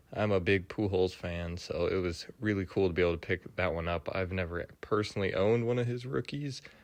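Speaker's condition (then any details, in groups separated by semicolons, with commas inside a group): No condition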